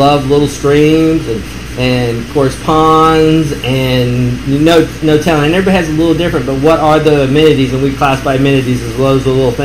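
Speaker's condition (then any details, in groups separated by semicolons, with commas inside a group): No condition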